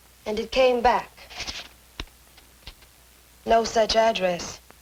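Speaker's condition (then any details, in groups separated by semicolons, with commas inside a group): No condition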